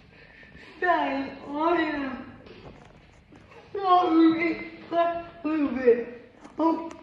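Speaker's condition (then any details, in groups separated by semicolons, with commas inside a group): Cerebral palsy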